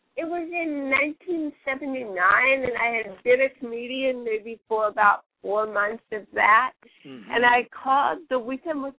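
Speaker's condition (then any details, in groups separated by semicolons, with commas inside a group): Cerebral palsy; since birth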